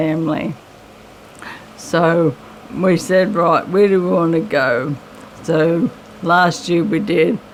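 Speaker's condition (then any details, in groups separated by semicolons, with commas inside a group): MND; voice slightly raspy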